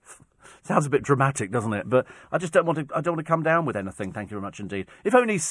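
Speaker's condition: No condition

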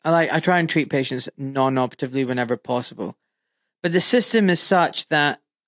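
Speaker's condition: No condition

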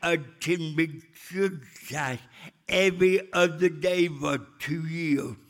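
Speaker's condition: Cerebral palsy; still talks funny

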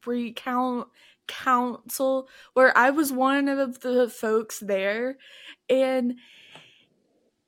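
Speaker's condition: Stuttering; attended speech therapy; stutters more on hard speaking days; repeated sounds

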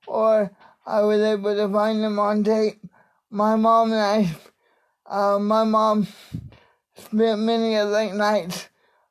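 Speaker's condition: Cerebral palsy; wheelchair user

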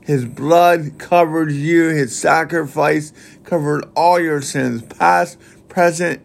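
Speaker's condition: Cerebral palsy

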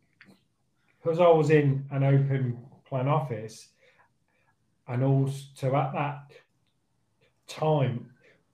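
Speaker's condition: Stammer; stammer since childhood, hard reading aloud at school, phone calls, ordering train tickets, phone callers hung up thinking prank call; still stammers, lockdown impacted stammer, had mask made saying i stammer, you'll have to wait; sound, word and phrase repetitions, part-word repetitions, fillers like um and uh; blocks

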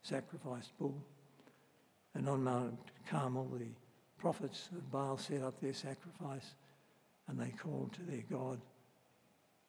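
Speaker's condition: Parkinson's disease; varying

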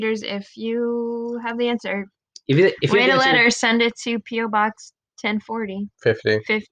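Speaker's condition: No condition

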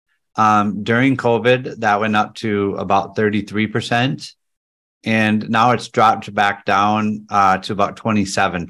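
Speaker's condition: No condition

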